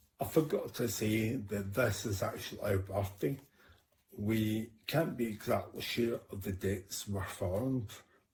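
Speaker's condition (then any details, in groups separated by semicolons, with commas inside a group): Idiopathic cerebellar ataxia; about 18 years since diagnosis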